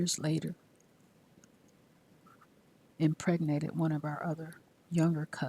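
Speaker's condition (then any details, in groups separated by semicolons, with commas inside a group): No condition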